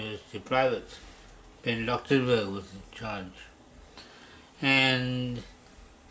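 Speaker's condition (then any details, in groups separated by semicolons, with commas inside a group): Parkinson's disease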